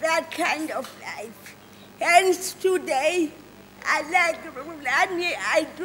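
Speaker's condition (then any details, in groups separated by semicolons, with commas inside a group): Cerebral palsy; told could not speak, now speaks professionally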